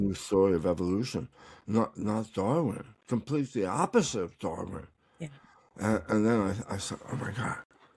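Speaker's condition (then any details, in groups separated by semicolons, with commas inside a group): Tongue cancer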